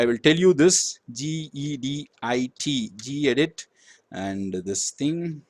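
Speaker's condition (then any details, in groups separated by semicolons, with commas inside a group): No condition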